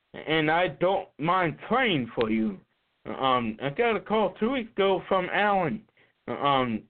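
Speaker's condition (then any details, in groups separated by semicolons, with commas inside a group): Cerebral palsy; visible to casting agents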